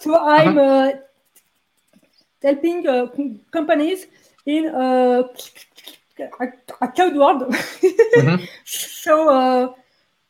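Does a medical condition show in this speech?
Yes: stuttering; led to rejection from computer science master's program; here repeated sounds, prolonged sounds.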